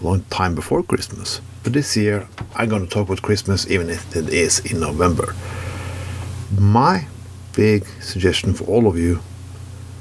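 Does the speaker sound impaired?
No.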